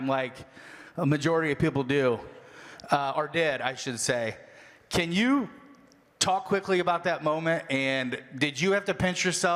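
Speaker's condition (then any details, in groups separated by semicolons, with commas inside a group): No condition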